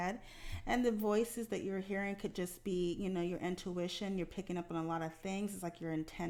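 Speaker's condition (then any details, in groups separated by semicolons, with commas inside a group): No condition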